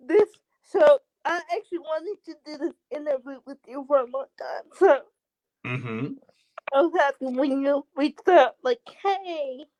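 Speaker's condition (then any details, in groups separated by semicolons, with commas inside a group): Cerebral palsy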